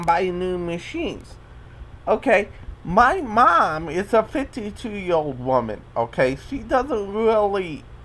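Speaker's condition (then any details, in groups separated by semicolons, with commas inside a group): Cerebral palsy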